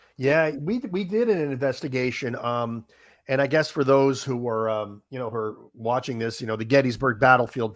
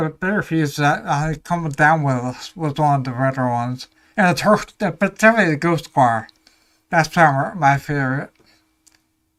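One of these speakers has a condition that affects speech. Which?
The second: ataxia; brain lesion, affects walking and balance; may slur speech, may sound drunk.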